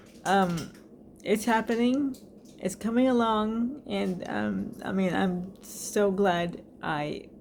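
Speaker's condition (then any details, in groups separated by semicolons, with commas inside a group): Cerebral palsy; speech impediment, may be hard to understand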